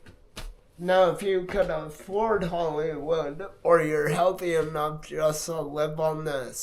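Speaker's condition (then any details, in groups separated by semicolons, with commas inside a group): Multiple sclerosis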